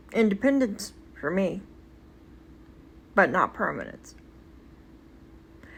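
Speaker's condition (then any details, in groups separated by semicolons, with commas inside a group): Cerebral palsy; speech noticeably atypical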